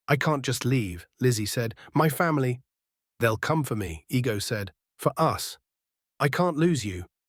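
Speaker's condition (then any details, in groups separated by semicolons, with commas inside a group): No condition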